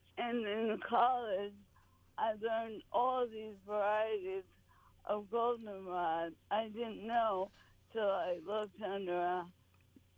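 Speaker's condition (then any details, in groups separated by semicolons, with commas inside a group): ALS; great difficulty speaking, speech garbled, still talking and swallowing food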